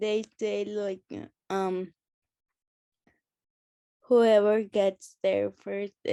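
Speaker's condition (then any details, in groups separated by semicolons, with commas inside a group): Friedreich's ataxia; genetic progressive neuromuscular, spinal fusion with rod; onset age 2, diagnosed age 5, uses walker, rod broken; slurred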